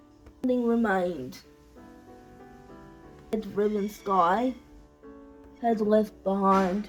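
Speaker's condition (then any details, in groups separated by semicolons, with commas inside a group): Cerebral palsy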